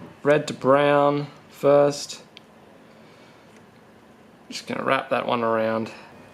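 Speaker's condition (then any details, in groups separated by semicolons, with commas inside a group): No condition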